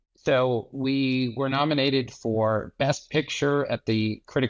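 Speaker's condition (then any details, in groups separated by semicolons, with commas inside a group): No condition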